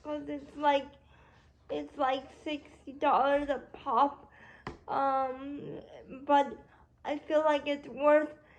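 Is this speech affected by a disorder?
Yes: cerebral palsy; spastic quadriplegia.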